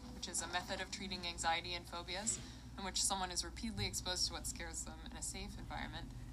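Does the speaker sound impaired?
No.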